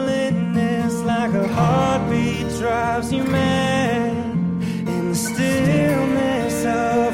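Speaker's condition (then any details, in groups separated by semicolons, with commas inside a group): No condition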